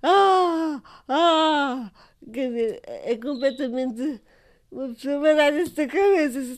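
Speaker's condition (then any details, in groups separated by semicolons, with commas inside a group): Cerebral palsy; from prolonged birth, not sitting at six months, hands not opening well, walked only at ten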